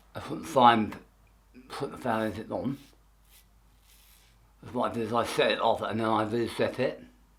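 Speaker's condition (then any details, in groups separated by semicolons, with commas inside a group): Tongue cancer; half tongue removed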